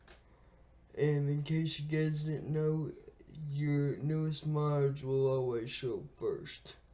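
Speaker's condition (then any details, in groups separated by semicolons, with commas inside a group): Cerebral palsy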